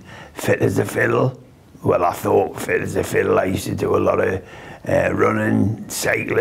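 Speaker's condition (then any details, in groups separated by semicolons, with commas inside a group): Parkinson's; young onset, deep brain stimulation implant, repositioned deeper; about 10 years since diagnosis, on medication, DBS helped slightly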